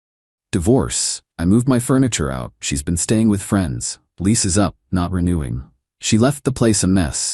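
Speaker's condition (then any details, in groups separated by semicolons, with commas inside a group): No condition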